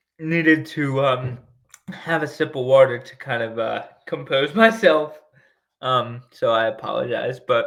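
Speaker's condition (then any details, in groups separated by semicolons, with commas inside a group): Cerebral palsy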